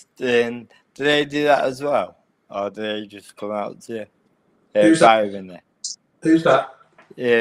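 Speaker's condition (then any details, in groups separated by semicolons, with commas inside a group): Cerebral palsy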